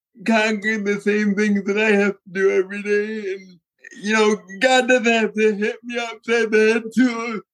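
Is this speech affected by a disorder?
Yes: cerebral palsy; from birth, born prematurely at 3 pounds 7 ounces, father Jeff propels him through swim, bike, run.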